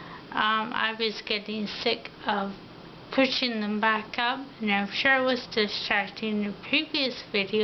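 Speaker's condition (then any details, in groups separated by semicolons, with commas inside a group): Ataxia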